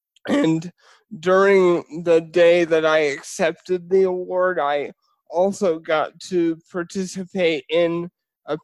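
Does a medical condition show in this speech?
Yes: spastic cerebral palsy.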